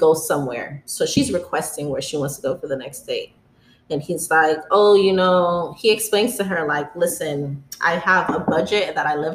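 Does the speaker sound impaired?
No.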